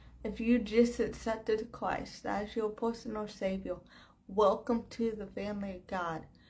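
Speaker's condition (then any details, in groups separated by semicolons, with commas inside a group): Cerebral palsy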